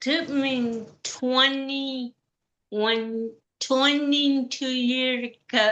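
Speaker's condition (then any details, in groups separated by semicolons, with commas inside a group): Cerebral palsy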